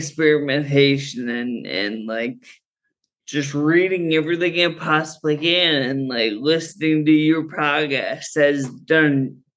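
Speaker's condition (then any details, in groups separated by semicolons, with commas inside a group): Friedreich's ataxia; diagnosed in college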